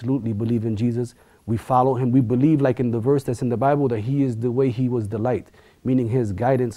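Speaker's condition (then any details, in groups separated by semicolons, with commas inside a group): No condition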